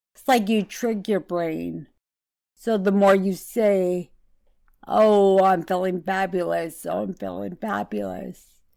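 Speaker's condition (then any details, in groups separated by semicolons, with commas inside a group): Multiple sclerosis; progressed from walker to wheelchair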